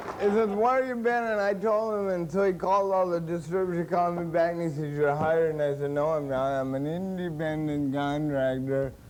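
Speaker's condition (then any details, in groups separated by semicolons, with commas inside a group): Cerebral palsy; since birth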